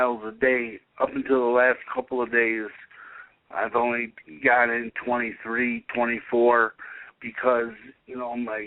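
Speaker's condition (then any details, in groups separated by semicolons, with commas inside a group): Cerebral palsy; severe muscle spasms, spastic legs, uses wheelchair; medical marijuana, morning spasticity, stands briefly to transfer, frequent falls; able to speak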